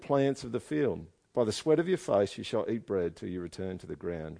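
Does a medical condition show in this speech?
No.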